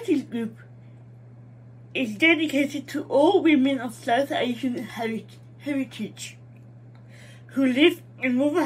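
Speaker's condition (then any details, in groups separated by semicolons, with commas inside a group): Cerebral palsy; mild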